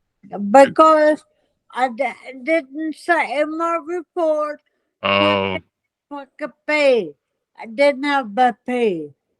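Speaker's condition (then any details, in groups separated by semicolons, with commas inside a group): Multiple system atrophy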